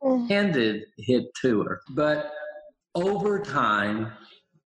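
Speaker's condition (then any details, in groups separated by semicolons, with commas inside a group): Aphasia, apraxia, dysarthria after stroke; motor apraxia, dysarthria from stroke, lost reading and writing, doctors said would never talk; initially mute, plans each sentence, interruption loses it, mistaken for drunk, carries aphasia card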